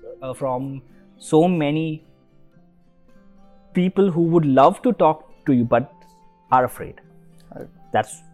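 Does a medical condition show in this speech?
Yes: stammer; stammer since early childhood, noticed around 6-8 years old, feared ordering until 18, saw speech therapist; possible slight pauses, avoids saying name of condition; words with s hard, st very hard, gets stuck after t; here blocks.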